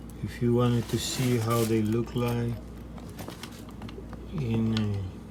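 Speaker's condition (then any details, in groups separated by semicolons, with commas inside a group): No condition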